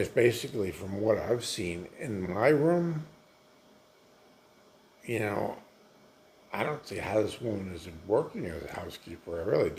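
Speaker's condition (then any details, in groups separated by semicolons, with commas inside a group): Multiple sclerosis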